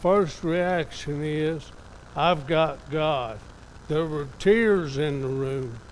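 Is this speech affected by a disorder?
Yes: ALS; somewhat affected, evident today.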